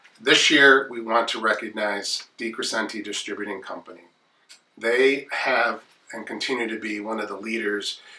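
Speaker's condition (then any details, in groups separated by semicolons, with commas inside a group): No condition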